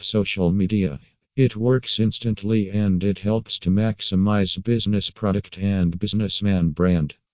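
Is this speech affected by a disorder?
No.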